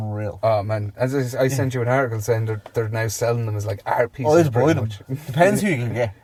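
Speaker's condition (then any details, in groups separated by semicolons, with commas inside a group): No condition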